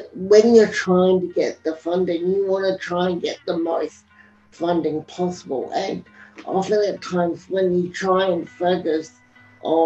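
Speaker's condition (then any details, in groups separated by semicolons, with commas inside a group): Severe cerebral palsy, spastic quadriplegia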